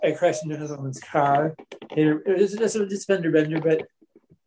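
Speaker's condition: Parkinson's disease; progressive Parkinson's, deep brain stimulation (DBS) surgery about 4 years after diagnosis; speech affected by Parkinson's and DBS surgery

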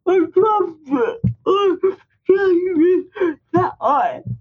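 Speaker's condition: Speech impairment; uses wheelchair

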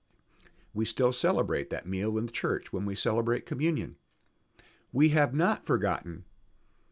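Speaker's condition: No condition

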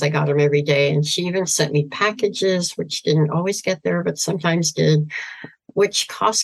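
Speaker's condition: Severe cleft palate, cleft lip and palate; missing nose

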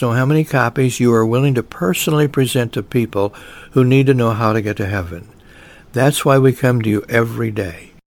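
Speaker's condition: No condition

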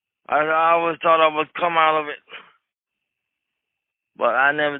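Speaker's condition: Cerebral palsy; wheelchair user

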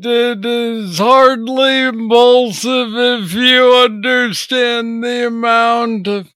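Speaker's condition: Parkinson's disease; struggling with Parkinson's currently

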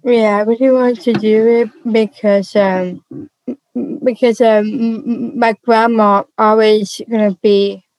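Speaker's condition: Down syndrome; congenital

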